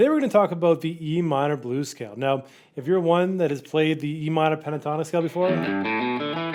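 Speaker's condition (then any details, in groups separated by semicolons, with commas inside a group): No condition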